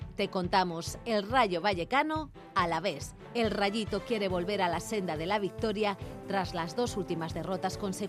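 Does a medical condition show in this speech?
No.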